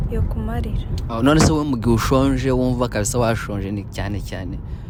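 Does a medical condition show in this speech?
No.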